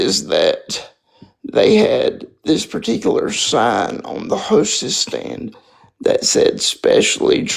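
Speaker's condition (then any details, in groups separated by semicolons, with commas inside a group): Spastic quadriplegic cerebral palsy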